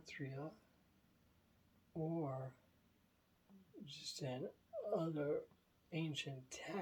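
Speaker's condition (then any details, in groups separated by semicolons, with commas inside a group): Myasthenia gravis; affects hands and tongue; tongue intermittently weak, harder to move during recording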